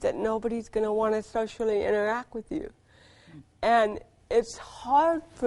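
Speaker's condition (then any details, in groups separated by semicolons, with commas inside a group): Cerebral palsy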